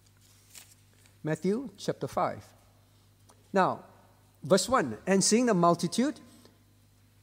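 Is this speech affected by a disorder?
No.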